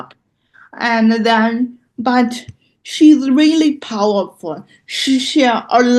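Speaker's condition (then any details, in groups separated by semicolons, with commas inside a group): Cerebral palsy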